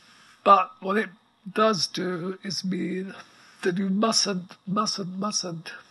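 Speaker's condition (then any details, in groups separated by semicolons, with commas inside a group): ALS; immobile, needs breathing apparatus, plastic pump behind neck into nose controlling breath rate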